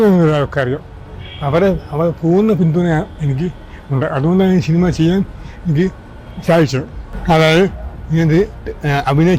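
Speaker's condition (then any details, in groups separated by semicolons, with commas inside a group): Cerebral palsy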